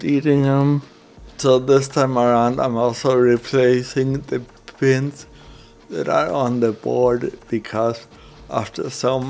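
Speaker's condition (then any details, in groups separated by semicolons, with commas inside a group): Cerebral palsy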